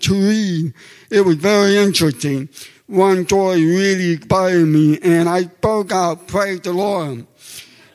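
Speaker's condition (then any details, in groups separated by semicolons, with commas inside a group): Deafness; comfortable speaking and using own voice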